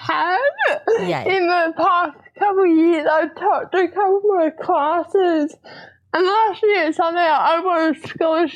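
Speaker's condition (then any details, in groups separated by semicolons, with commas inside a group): Cerebral palsy; spastic diplegia, both legs affected, hands mildly affected, found not developing properly, early intervention therapy; teenager, fully mobile without wheelchair, scooter planned through NDIS, on medication, no surgery yet; speech a bit odd, typing easier, computer full-time for schoolwork since grade one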